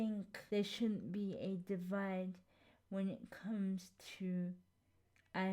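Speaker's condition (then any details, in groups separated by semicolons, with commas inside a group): Cerebral palsy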